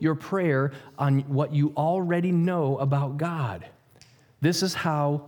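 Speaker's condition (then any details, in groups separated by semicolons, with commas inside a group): No condition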